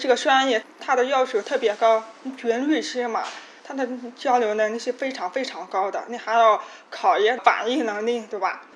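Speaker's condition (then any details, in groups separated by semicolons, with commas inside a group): Hearing impairment; speech training by parents talking from behind, single words like 我 repeated hundreds of times daily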